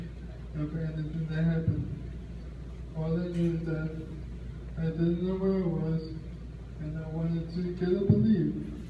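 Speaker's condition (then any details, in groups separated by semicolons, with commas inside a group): Speech difficulty after accident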